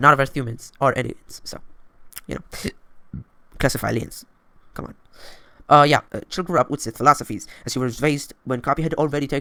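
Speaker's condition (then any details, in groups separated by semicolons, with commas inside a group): No condition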